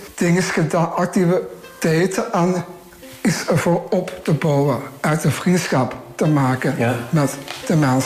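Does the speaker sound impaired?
Yes: Down syndrome; trisomy 21, chromosomal abnormality, three copies of chromosome 21 instead of two; speaks well, can read and write.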